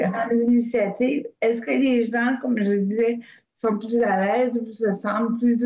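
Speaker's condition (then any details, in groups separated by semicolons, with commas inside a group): Cerebral palsy; affects voice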